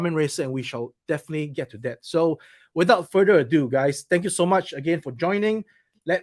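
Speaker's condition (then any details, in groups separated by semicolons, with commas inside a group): No condition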